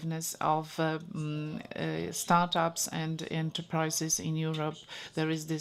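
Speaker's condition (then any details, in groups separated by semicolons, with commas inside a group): No condition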